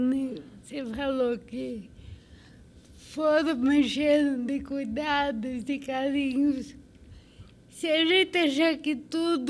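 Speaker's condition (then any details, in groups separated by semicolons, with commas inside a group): Cerebral palsy; from birth, medical negligence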